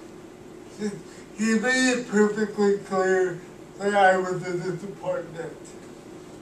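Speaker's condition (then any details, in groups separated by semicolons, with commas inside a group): Cerebral palsy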